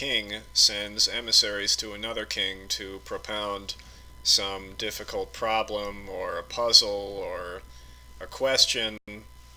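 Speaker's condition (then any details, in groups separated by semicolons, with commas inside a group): No condition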